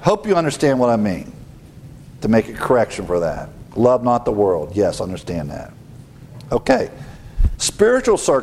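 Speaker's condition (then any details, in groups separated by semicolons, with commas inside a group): No condition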